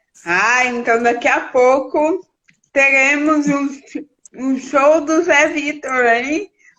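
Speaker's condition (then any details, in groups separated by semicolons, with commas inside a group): Cerebral palsy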